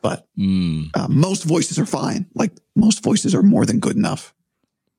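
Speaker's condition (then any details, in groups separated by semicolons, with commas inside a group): Vocal cord surgery; voice compromised, objectively worse than usual, unsure if voice returns to 100%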